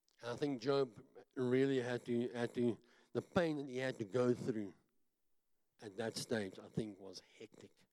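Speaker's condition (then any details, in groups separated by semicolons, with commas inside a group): Cleft palate; congenital, tongue grown into palate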